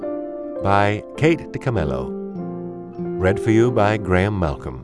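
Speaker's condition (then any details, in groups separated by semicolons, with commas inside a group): No condition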